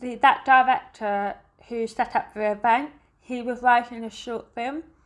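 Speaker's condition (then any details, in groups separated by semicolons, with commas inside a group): Deafness; dances by counting and following partner Giovanni's lead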